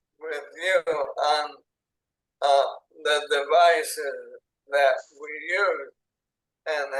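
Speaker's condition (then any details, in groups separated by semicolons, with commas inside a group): ALS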